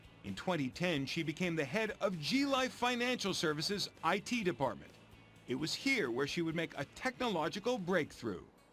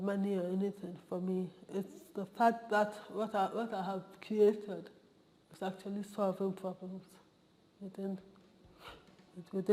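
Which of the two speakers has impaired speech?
The second: cerebral palsy; brain damage from neonatal jaundice; physiotherapy twice weekly.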